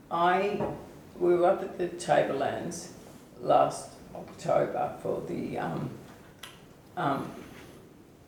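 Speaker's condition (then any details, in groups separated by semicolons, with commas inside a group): ALS/MND; tongue symptoms about a year, speech now affected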